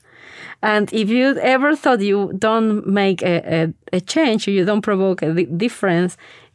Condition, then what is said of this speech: Stuttering. Well, I have a stuttering situation when I speak, mainly in Spanish.